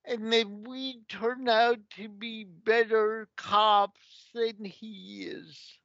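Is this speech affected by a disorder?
Yes: cerebral palsy; slow walking, takes a while to walk off stage; a little unique in delivery and style.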